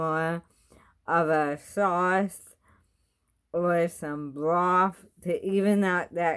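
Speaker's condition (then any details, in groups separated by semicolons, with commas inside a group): Bulbar ALS, bulbar onset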